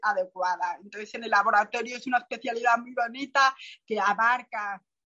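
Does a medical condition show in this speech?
Yes: profound bilateral hearing loss, post-meningitis profound bilateral sensorineural hearing loss; profound bilateral hearing loss from meningitis at four, cochlear implant at 30, earlier limited hearing aid; flat audiogram, hears nothing without implant, other ear unusable, second implant planned at Sierga, masks hinder; speech surprises people given deafness, childhood speech therapy abroad, relies on lip reading and facial gestures.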